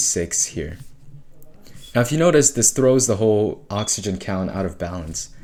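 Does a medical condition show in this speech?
No.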